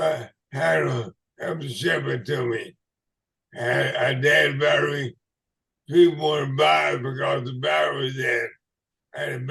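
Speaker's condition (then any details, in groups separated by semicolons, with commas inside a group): ALS/MND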